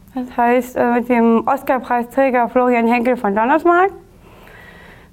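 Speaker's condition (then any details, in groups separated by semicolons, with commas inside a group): Down syndrome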